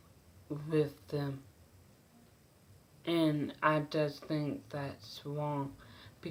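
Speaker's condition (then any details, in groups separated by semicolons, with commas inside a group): Mild cerebral palsy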